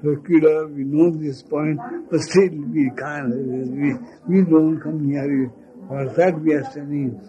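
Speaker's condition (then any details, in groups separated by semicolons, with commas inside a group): Speech loss after head injury; speech feels heavy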